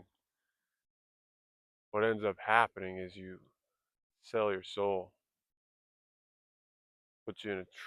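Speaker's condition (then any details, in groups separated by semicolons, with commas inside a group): No condition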